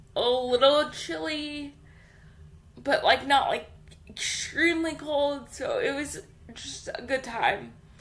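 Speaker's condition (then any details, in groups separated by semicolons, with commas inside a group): Cerebral palsy; infant ventilator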